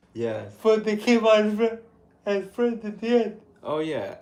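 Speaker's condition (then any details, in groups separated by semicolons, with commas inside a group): Cerebral palsy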